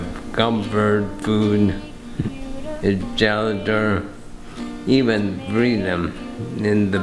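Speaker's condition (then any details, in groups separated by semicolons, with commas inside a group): ALS; still mobile; affects speech and breathing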